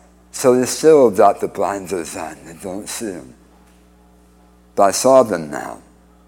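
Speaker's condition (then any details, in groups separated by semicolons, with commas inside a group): Speech impediment after cancer surgery; forearm flap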